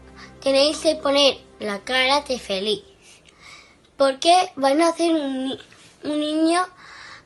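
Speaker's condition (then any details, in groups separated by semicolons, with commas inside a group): Down syndrome; hesitant, frequent fillers, some word substitutions and repetitions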